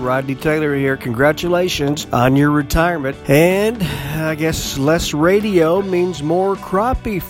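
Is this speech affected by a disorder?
No.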